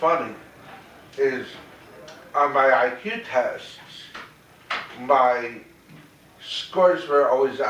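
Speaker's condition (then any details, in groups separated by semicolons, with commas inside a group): Cerebral palsy; very mild form; mainly affects speech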